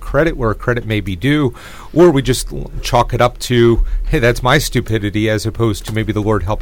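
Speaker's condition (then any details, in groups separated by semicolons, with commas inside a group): No condition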